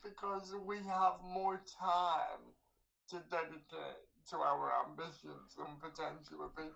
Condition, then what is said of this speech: Cerebral palsy. And basically, that's hypertonia in the sense of the more excited we are, the less sort of clear and defined our speech is.